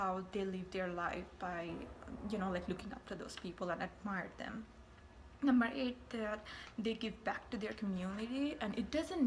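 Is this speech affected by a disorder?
No.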